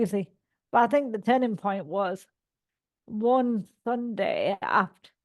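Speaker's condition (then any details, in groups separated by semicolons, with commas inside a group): Cerebral palsy; all four limbs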